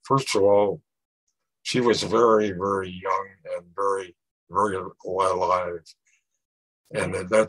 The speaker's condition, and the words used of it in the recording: Stroke. I had a stroke slightly before. Okay. And it inhibits my speech.